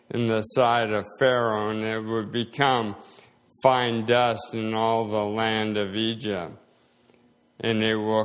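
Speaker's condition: Slowed speech, swallowing problems; progressive condition, prayed for over 4 years, speech and swallowing affected; reading down about 30 words per minute last year, 50 over two years

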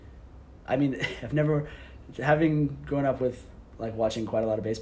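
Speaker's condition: No condition

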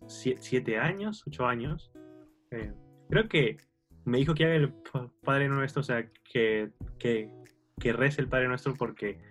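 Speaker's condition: Stuttering; stuttering since about age four, aware by late primary school, treatment sought around age seven; still stutters, past non-specialist therapy partly helped, adolescent psychologist for anxiety, later fluency control training; head moved toward shoulder on effort, later pen squeezing, repeated 'Mi Nombre Es', avoided speaking at university; repeated sounds, repeated words

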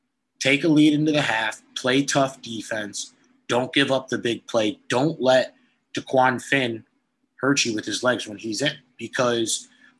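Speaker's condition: No condition

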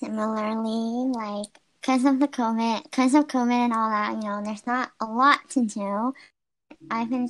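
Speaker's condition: Cleft palate; unilateral cleft palate, right side

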